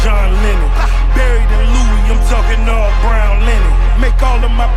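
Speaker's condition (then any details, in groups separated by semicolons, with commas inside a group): No condition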